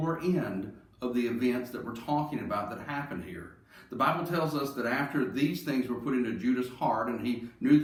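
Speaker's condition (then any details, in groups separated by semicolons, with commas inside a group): No condition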